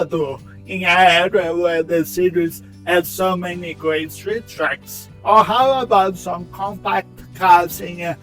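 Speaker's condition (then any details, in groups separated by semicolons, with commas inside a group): Cerebral palsy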